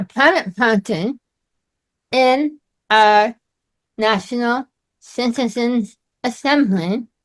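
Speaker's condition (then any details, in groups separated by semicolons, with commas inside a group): Myasthenia gravis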